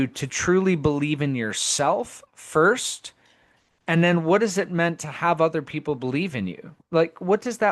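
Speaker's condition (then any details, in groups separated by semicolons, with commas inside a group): No condition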